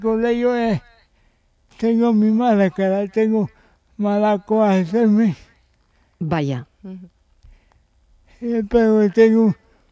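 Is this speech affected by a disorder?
Yes: cerebral palsy; extra support for daily living since birth, Aspace Sevilla day centre for stimulation.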